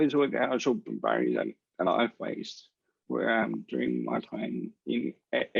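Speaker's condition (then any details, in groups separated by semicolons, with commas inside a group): Cerebral palsy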